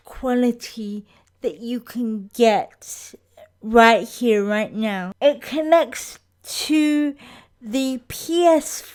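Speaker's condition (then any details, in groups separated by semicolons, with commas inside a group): Cerebral palsy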